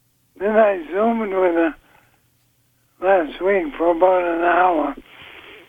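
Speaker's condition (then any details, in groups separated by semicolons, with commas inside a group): ALS; voice getting softer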